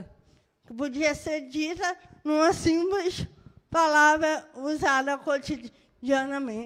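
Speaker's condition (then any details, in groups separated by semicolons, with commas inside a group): Cerebral palsy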